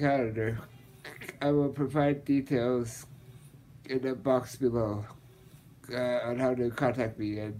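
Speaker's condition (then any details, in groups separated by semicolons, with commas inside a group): Muscular dystrophy, Duchenne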